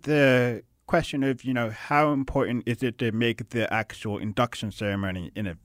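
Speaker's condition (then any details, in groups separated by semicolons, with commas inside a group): Hard of hearing; deaf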